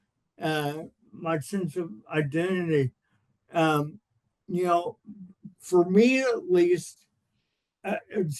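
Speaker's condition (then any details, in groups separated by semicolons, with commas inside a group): Cerebral palsy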